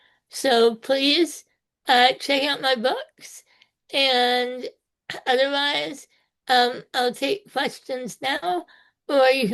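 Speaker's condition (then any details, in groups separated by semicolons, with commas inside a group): Spinal muscular atrophy type two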